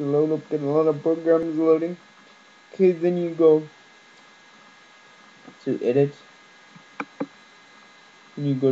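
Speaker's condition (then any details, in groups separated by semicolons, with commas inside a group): Cerebral palsy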